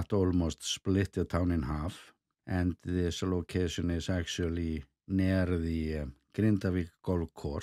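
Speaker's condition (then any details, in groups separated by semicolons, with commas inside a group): No condition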